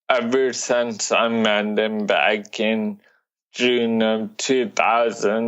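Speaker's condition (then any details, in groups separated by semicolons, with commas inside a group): Cerebral palsy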